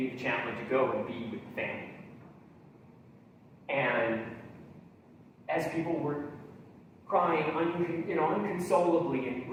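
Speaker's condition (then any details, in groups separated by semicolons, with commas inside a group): No condition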